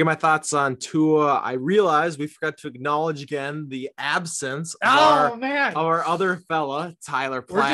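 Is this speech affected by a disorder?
No.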